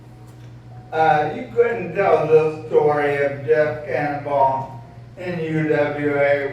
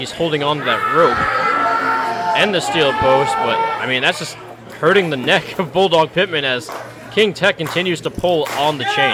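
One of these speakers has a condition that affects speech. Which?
The first: ALS; voice sounds impaired.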